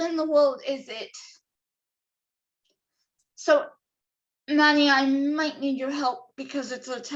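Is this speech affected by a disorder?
Yes: cerebral palsy.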